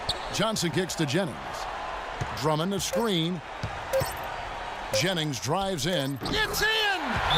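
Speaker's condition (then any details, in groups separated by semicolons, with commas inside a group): No condition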